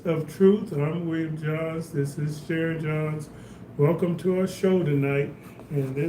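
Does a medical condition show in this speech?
No.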